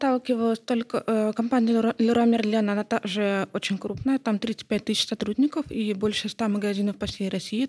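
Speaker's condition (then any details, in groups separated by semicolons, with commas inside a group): Hard of hearing; not deaf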